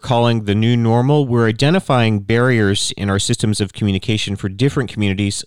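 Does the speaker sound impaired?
No.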